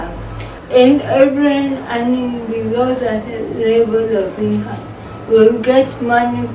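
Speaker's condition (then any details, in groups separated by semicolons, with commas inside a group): Cerebral palsy; from birth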